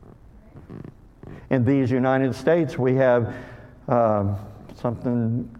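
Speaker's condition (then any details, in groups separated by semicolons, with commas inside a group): Cleft lip and palate; called hair lip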